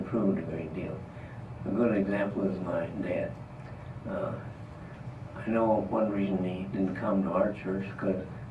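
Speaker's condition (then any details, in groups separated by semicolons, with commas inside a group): Parkinson's disease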